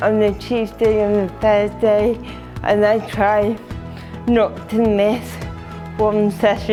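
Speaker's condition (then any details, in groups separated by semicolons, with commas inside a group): Cerebral palsy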